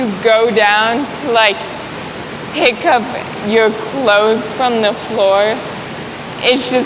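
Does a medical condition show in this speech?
Yes: Friedreich's ataxia; age 15, diagnosed at 9, progressing.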